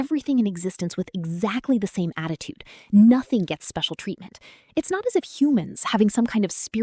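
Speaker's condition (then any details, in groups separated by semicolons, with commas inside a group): No condition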